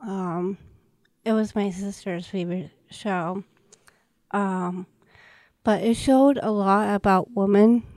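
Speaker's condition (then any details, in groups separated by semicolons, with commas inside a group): Down syndrome; also hard time breathing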